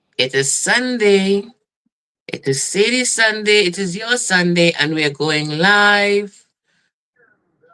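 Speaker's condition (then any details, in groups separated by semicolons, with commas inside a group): No condition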